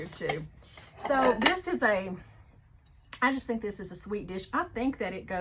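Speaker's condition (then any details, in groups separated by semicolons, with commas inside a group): No condition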